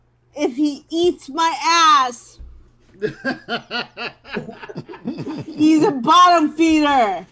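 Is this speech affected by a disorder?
Yes: mild cerebral palsy; mild, born prematurely, helmet and braces in childhood.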